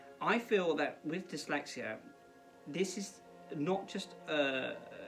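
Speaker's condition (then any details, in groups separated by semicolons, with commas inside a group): No condition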